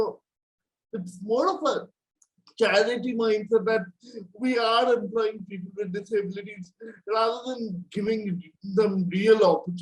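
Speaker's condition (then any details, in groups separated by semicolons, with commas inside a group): Cerebral palsy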